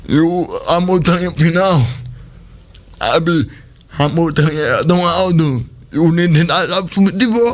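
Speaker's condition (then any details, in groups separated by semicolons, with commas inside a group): Cerebral palsy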